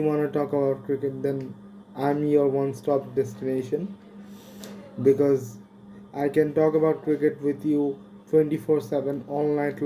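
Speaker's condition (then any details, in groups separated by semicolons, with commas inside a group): No condition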